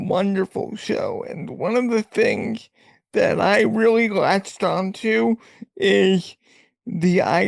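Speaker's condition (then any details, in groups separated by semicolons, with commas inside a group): Cerebral palsy; born three months premature, from birth, non-progressive; voice sometimes sounds childlike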